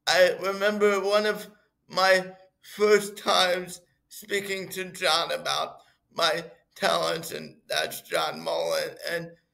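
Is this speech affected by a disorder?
Yes: cerebral palsy.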